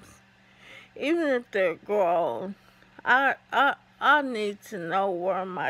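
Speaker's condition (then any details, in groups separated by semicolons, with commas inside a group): ALS; affects hands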